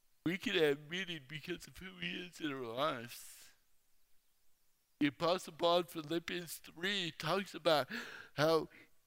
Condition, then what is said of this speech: Dystonia. No wonder somebody at a fast food drive-up plane would have difficulty understanding me.